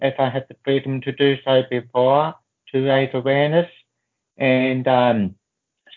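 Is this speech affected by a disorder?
Yes: deafness, born deaf, profound hearing loss, severe.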